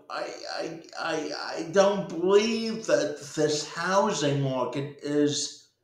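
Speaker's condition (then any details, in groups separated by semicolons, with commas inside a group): Cerebral palsy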